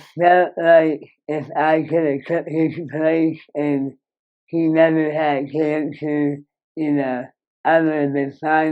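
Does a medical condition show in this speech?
Yes: Moebius syndrome; severe nerve damage.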